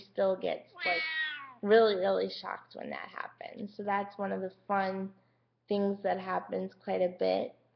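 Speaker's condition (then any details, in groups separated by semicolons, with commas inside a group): Cerebral palsy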